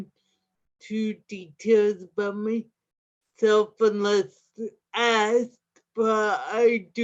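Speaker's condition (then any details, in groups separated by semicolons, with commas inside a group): Cerebral palsy; adult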